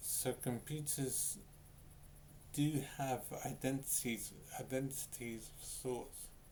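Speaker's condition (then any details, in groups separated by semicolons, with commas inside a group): Brain injury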